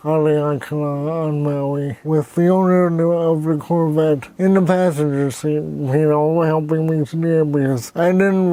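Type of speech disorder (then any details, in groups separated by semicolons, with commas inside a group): Dysarthria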